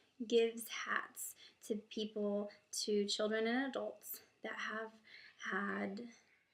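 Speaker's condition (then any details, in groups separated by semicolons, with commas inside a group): No condition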